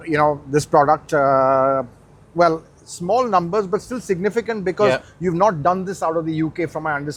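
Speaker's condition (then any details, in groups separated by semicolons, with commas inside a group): No condition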